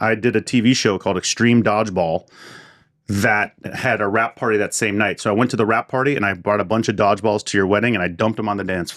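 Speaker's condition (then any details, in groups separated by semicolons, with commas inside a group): No condition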